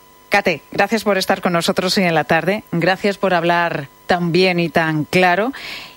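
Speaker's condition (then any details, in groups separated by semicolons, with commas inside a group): No condition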